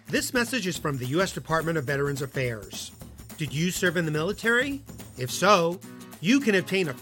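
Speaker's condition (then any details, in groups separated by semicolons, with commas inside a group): No condition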